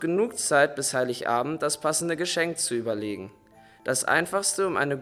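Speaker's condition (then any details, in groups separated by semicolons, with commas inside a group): No condition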